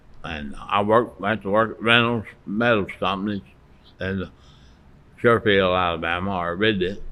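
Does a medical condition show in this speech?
Yes: Parkinson's.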